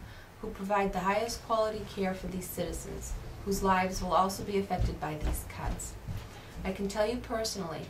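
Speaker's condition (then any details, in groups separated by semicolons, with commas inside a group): No condition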